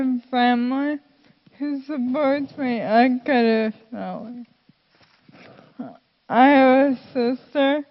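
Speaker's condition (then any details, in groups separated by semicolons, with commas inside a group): Friedreich's ataxia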